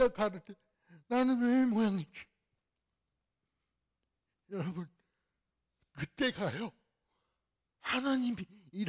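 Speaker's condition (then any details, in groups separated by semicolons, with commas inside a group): Cerebral palsy; fairly severe in childhood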